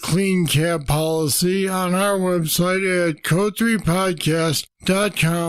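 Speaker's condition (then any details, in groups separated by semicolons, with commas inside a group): Parkinson's disease; deep brain stimulators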